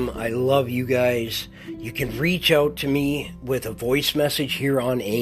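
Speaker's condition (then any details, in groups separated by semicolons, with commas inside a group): No condition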